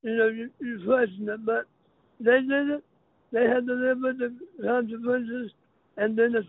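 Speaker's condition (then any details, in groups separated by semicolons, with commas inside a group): Throat cancer; no hole in throat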